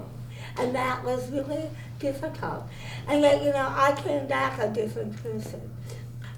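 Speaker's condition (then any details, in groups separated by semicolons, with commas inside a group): Cerebral palsy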